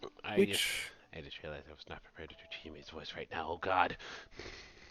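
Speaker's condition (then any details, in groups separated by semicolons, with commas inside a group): No condition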